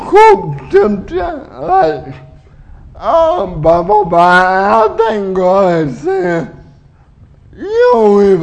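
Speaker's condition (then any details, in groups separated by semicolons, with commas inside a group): Cerebral palsy; speech a little unclear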